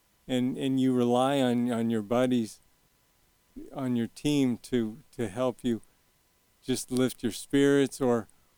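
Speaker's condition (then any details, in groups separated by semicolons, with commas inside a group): Young onset Parkinson's disease; shaky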